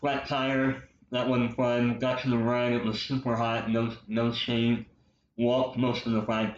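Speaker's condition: Cleft lip and palate, popliteal pterygium syndrome; speech impediment from cleft lip and palate

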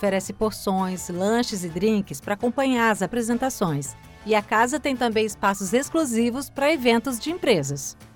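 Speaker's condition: No condition

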